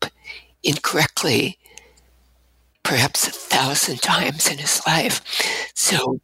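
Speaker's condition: Abductor spasmodic dysphonia; onset Fresno State after voice loss shouting over music, student clinician therapy, two damaging surgeries; last surgery 12 years ago, significant vocal tremor since, voice better than in college; cords open involuntarily, much breathiness, staccato syllables, lengthened syllables give shaky tremor, focused speaking

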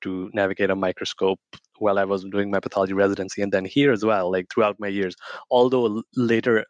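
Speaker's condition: No condition

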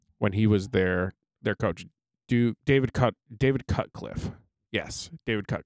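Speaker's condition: No condition

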